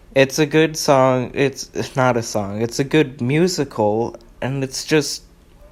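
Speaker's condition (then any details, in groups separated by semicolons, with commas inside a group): No condition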